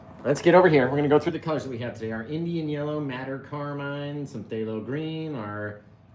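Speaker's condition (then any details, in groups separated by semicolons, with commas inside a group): No condition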